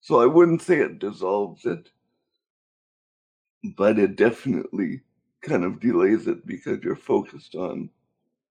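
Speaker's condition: Cerebral palsy; cerebral palsy since birth

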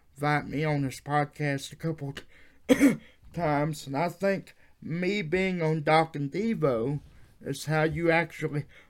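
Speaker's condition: Cerebral palsy; wheelchair user

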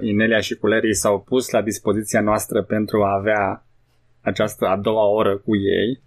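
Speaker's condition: No condition

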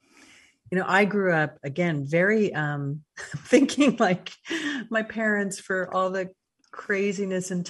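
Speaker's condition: No condition

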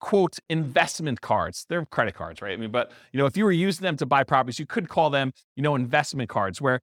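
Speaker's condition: No condition

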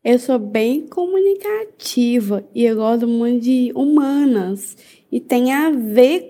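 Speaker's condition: Down syndrome; diagnosed at birth, speech therapy and physiotherapy from 15 days old, difficulty with interpretation, exam reader in school

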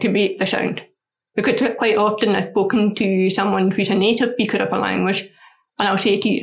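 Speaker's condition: Deafness; asks for slower speech, repetition, written notes from teachers

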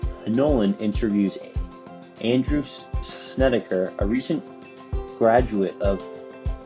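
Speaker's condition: No condition

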